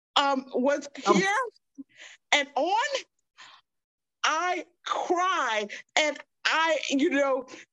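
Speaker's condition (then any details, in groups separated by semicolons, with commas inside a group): Aphasia; difficulty thinking how to spell words, unable to text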